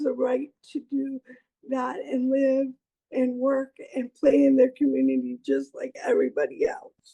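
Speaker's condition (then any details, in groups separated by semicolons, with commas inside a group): Cerebral palsy; lifelong, childhood surgeries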